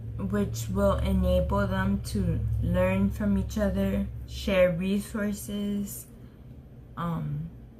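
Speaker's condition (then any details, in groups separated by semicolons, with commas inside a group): Traumatic brain injury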